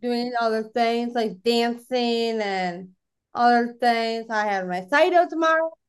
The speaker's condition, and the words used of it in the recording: Down syndrome. Having Down syndrome is may be a little hard to hear, but you know just be in a quiet room